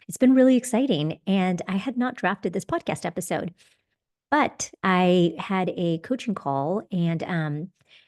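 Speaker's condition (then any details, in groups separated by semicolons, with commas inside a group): No condition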